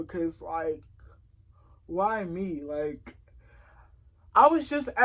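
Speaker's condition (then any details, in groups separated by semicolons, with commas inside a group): Cerebral palsy; since early childhood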